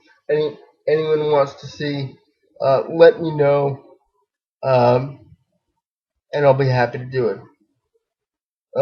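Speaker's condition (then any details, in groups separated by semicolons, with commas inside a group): Cerebral palsy, spastic diplegia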